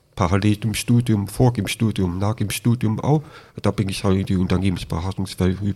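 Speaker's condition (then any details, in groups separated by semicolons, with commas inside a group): Deafness with cochlear implant, congenital deafness; born deaf, no hearing until age 13, cochlear implant surgery at 13, lip reading; hardly spoke before implant, 3-4 years relearning speech and hearing, raised orally, no sign language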